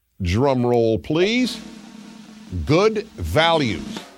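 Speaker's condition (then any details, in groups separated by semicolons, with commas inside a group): No condition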